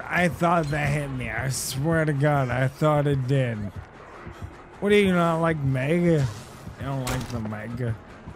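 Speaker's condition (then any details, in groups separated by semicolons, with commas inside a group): ALS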